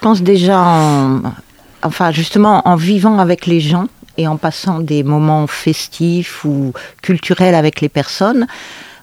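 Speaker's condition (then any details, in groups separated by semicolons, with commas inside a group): No condition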